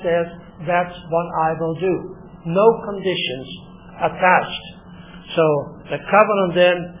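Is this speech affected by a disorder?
No.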